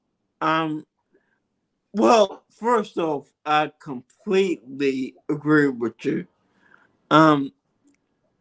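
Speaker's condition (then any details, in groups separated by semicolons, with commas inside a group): Multiple sclerosis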